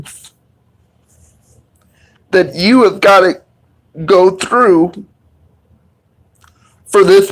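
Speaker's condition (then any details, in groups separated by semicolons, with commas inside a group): Cerebral palsy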